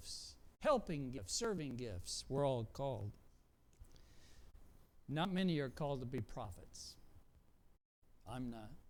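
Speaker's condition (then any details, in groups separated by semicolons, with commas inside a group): No condition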